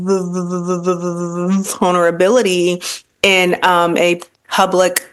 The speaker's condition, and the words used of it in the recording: Stuttering. So I'm a person who stutters, and I had sort of come to this point in my life where I was so terrified of talking, like